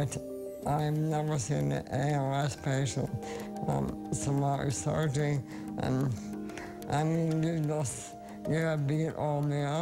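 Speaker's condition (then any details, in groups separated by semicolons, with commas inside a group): ALS; more than 25 years since onset, uses cannabis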